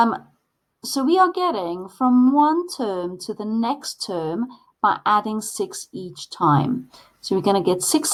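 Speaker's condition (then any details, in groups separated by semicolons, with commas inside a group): No condition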